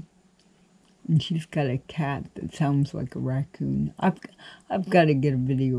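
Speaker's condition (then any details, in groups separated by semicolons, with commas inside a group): Cerebral palsy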